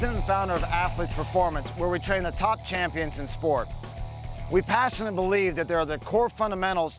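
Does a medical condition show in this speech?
No.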